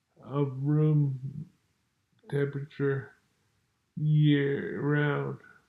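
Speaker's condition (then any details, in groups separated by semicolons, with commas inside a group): Multiple sclerosis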